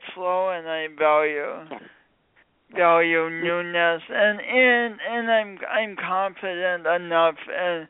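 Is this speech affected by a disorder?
Yes: speech impediment from birth injury; born few weeks early, oxygen loss on way to emergency room, coordination differences; speech impediment present, comfortable with own voice; speech impediment sounding unlike a regional accent, not a Midwestern accent.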